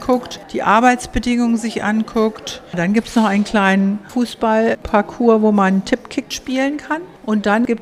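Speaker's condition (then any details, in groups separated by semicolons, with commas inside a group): No condition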